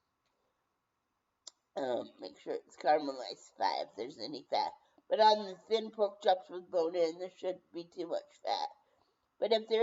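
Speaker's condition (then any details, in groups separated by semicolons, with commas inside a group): Brain injury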